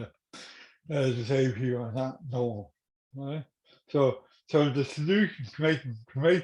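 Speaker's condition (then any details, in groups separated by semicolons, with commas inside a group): Cerebral palsy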